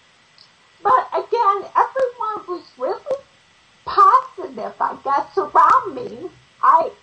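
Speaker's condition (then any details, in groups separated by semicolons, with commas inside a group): Ataxia; ataxia after brainstem malformation bled, brain hemorrhage and surgery, onset age 36 with facial tingling, numbness; about 5 years since onset, shakes when attempting tasks, still practices standing daily, writing physically challenging; lost speech and swallowing after hemorrhage, relearned both through speech therapy, memory and cognition intact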